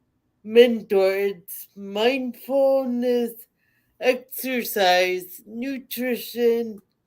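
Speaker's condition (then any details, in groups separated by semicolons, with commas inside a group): Cerebral palsy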